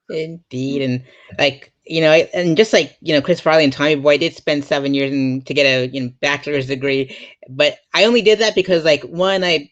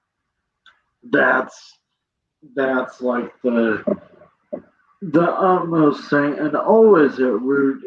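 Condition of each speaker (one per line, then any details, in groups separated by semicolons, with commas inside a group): No condition
Cerebral palsy; present from birth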